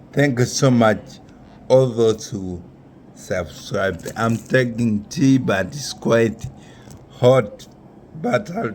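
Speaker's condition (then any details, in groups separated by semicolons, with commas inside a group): Neurological disease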